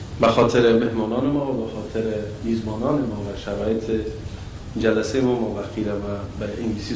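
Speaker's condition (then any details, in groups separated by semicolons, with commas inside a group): No condition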